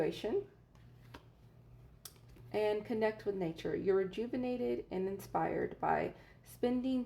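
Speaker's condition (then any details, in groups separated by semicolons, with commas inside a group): No condition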